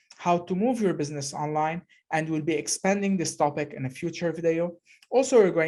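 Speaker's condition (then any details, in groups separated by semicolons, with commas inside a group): No condition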